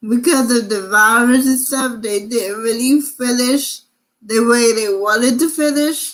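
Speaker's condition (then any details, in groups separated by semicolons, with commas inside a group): Cerebral palsy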